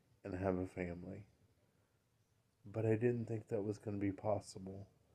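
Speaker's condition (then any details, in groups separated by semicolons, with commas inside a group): Cerebral palsy; present from birth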